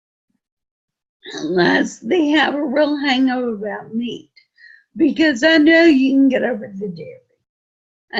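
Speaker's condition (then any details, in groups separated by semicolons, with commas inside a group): Friedreich's ataxia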